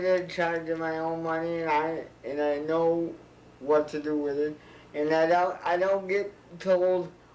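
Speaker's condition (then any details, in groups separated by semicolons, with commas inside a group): Cerebral palsy; speech therapy two years before kindergarten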